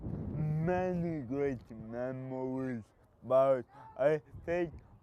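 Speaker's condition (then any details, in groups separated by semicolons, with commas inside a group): Cerebral palsy; speech impediment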